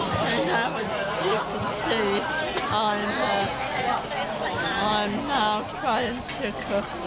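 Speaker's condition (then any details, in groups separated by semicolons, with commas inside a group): Cerebral palsy; oxygen starvation at birth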